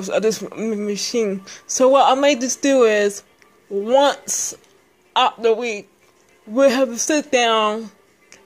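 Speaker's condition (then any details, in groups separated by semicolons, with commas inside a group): Speech impairment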